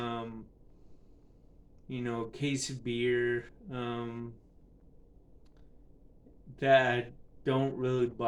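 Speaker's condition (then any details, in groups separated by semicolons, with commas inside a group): Cerebral palsy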